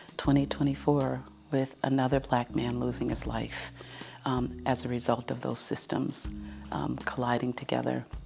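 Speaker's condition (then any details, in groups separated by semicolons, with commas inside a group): No condition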